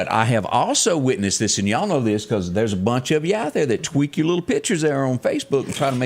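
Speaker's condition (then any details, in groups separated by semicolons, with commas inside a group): No condition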